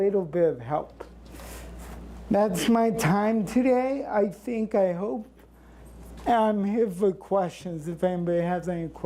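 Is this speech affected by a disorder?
Yes: cerebral palsy; since birth.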